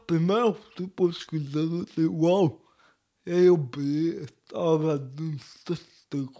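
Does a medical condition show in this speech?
Yes: cerebral palsy; speech difficulties.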